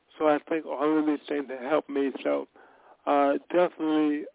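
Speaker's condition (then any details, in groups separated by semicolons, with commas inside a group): Cerebral palsy; from birth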